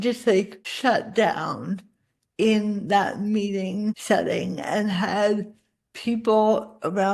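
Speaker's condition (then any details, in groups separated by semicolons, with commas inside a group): Cerebral palsy; spasticity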